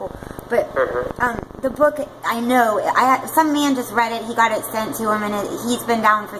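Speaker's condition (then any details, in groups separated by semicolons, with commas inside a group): No condition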